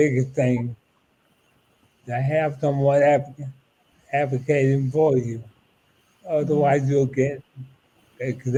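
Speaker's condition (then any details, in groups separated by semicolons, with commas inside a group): ALS; about eight years since diagnosis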